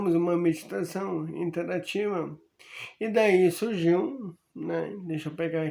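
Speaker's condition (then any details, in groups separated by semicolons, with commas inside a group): Amyotrophic lateral sclerosis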